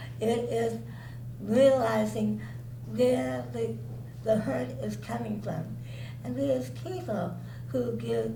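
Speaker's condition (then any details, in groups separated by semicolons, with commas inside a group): Cerebral palsy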